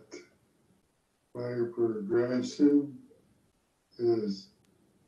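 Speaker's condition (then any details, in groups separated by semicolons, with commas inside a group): ALS; end stage, days from dying, exhausted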